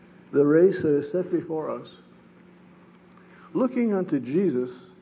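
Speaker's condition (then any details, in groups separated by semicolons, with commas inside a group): Parkinson's disease; sleep disrupted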